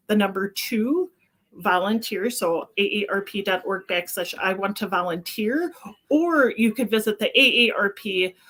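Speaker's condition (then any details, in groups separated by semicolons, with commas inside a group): No condition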